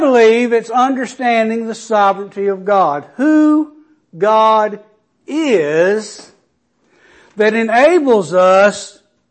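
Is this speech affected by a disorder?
No.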